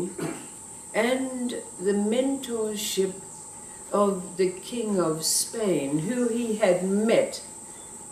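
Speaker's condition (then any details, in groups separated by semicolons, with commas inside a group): No condition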